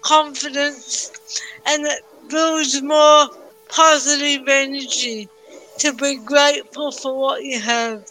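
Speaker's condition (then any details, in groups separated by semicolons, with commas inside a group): Cerebral palsy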